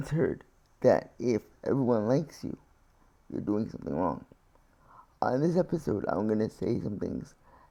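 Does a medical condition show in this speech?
Yes: cerebral palsy.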